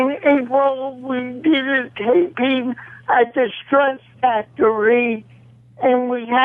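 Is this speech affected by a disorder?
Yes: cerebral palsy; causes shaking.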